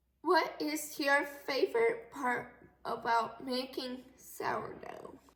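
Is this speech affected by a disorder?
Yes: cerebral palsy; affects muscles.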